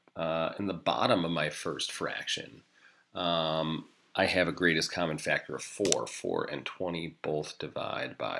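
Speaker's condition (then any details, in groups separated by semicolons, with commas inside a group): No condition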